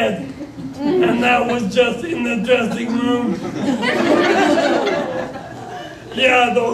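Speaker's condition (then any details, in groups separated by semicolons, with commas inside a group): Traumatic brain injury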